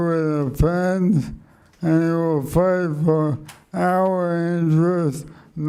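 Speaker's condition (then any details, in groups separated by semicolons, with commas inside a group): ALS; speech slowed and softened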